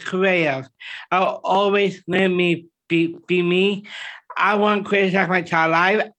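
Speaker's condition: Down syndrome; extra 21st chromosome

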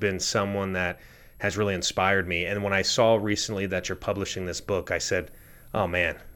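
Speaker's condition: No condition

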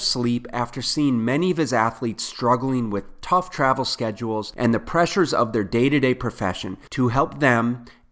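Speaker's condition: No condition

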